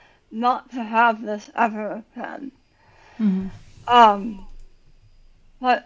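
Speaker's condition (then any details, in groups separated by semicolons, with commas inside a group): Tongue cancer surgery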